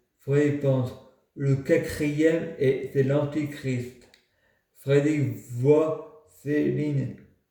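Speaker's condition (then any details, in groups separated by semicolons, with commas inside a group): Multiple sclerosis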